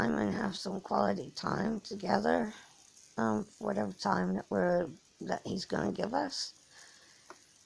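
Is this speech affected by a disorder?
Yes: cerebral palsy; from birth.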